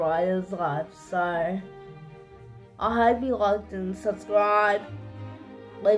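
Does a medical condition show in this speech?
Yes: cerebral palsy.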